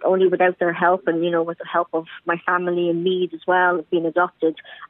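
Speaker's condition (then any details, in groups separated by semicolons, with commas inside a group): Cleft palate; congenital cleft palate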